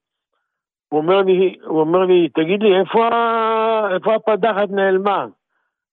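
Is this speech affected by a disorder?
Yes: Parkinson's disease; Parkinson's diagnosed about 3 or more years ago, neurologist prof. Giladi, Ichilov; hand tremor, freezing in legs, cannot walk long distances, personal fitness trainer twice weekly, daily stair climbing.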